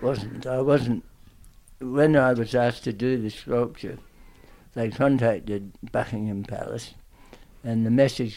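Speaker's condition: Tongue cancer; aggressive tongue cancer

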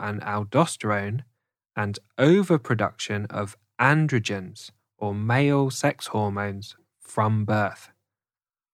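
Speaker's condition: No condition

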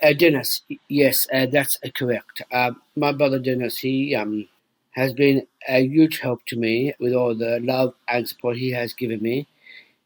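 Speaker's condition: Down syndrome

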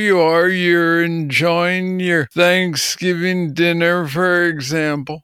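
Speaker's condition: Parkinson's disease, young onset

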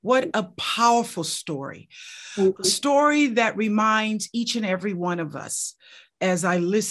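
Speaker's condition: No condition

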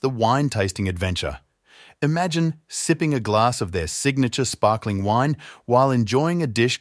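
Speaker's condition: No condition

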